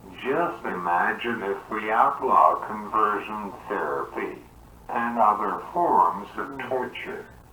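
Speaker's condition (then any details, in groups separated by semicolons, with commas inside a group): Cerebral palsy; uses wheelchair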